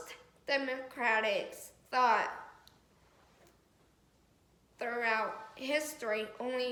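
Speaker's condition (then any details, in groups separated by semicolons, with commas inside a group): Cerebral palsy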